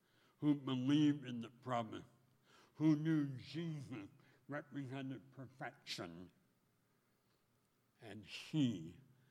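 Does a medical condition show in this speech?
Yes: speech impediment; could not speak or chew in childhood, first operation in North Dakota, 17 surgeries, 6 years of therapy; speaks publicly with new voice as motivational speaker; taught tongue movement at 12, voicing with clothespin on nose, mirror under lips, impediment recognizable on radio.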